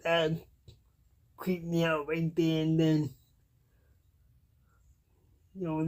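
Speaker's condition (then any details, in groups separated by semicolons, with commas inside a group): Cerebral palsy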